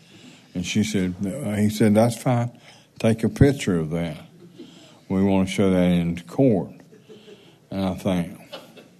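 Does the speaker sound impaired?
Yes: Parkinson's.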